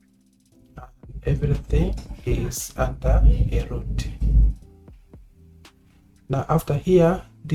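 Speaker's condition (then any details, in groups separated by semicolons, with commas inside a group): No condition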